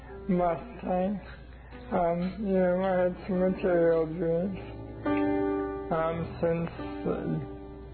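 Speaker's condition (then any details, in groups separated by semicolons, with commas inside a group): ALS; diagnosed as adult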